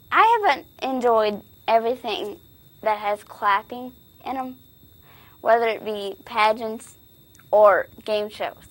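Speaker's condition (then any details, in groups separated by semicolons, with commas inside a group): Cerebral palsy; spastic, birth oxygen loss from prolapsed cord, grade 4 brain bleed, newborn intubation, physical therapy; legs turn in, unsteady on bent legs, tires easily, poor hand coordination, uses computer typewriter; told in infancy would probably never speak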